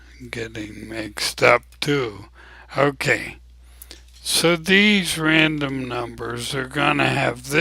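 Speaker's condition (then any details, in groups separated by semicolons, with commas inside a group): ALS; abnormally slow voice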